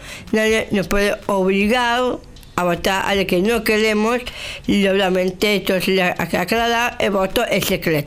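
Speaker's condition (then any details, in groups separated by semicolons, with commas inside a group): Down syndrome; age 35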